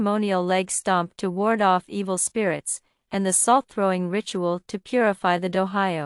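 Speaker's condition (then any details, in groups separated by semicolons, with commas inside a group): No condition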